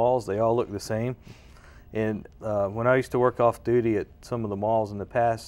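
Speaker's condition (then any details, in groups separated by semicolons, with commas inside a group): No condition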